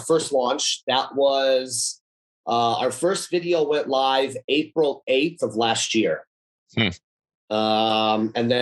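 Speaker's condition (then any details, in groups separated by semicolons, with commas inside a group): No condition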